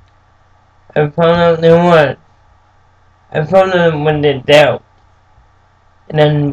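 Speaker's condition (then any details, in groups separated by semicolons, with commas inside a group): Cerebral palsy; speaks slightly differently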